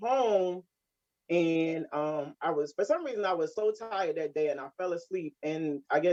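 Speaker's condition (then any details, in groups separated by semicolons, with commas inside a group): No condition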